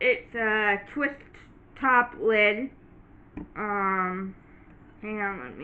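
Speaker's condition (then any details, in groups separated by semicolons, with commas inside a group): Cerebral palsy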